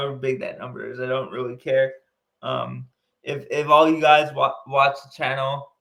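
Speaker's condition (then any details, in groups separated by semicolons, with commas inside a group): Cerebral palsy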